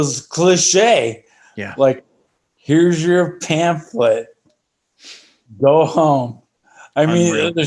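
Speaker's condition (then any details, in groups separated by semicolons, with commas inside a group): ALS; breathing affected after injection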